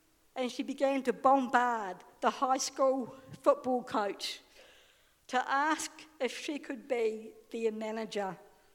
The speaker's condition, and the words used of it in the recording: Stuttering. My mouth, I have the choice whether I am going to say the words that I really want to say and maybe stutter, or avoid